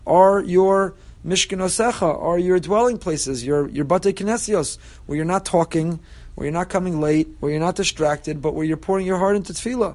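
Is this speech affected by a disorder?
No.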